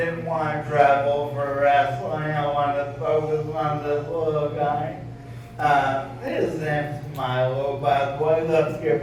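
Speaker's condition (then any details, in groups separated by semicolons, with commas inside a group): ALS; voice sounds impaired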